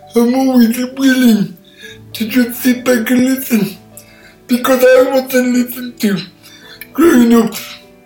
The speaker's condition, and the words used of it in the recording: Cerebral palsy. Like, as people probably realize, I have a speech impairment.